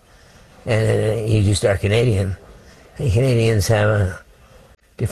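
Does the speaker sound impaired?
Yes: Parkinson's disease; diagnosed about 35 years ago, around age 30.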